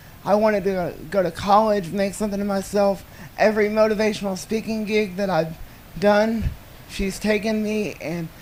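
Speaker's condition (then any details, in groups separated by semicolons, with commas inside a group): Cerebral palsy; lifelong wheelchair user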